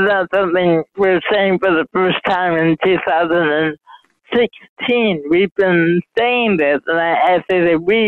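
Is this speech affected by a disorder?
Yes: mild cerebral palsy; speech affected.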